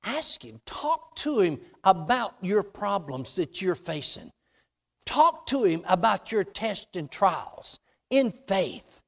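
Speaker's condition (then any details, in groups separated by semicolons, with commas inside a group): No condition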